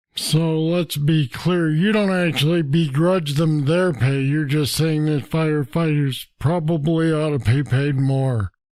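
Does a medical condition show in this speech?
Yes: Parkinson's disease; deep brain stimulators.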